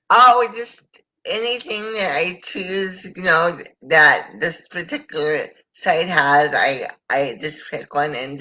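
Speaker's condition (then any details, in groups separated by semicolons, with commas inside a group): Cerebral palsy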